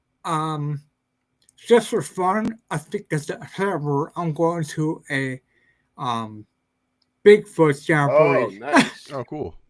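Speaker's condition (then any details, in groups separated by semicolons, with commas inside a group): Brain injury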